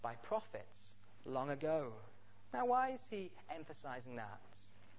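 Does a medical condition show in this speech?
No.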